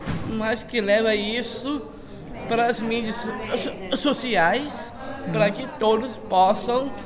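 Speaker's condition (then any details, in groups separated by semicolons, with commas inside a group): Down syndrome; aged 22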